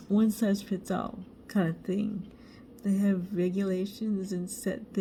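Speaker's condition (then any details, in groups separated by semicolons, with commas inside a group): Cerebral palsy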